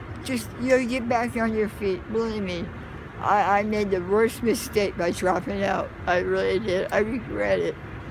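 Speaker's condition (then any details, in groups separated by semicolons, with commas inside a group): Muscular dystrophy; since birth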